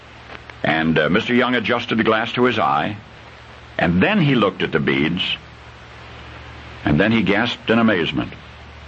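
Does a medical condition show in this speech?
No.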